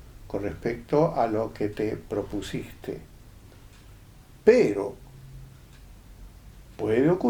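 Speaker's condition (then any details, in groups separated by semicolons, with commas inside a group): No condition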